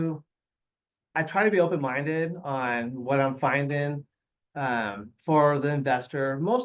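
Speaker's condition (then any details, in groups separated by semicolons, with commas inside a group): No condition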